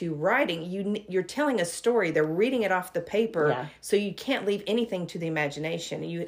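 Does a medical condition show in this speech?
No.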